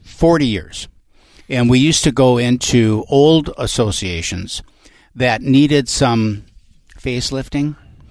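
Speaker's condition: No condition

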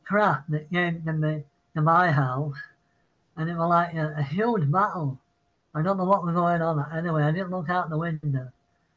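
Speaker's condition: Parkinson's; citing Parkinson's

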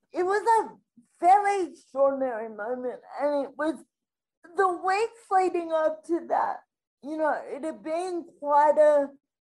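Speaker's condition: Spastic quadriplegic cerebral palsy

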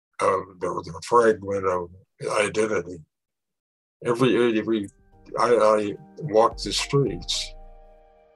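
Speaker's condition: Stroke; stroke shortly before recording; speech inhibited by stroke, may sound different

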